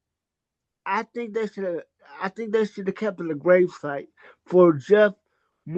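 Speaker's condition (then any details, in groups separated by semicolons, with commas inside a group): Cerebral palsy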